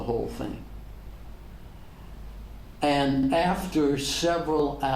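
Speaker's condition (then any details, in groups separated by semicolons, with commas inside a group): ALS; degenerative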